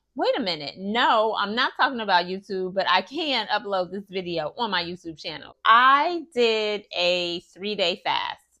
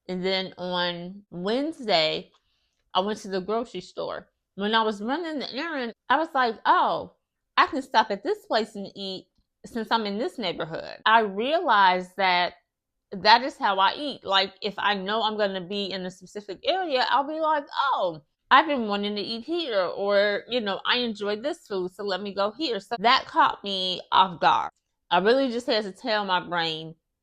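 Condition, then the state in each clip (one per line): Myasthenia gravis
Start of extended speaking
After prolonged speaking, fatigued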